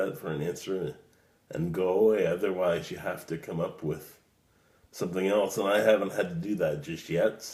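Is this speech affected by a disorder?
Yes: cerebral palsy; fine motor problems, uses crutches.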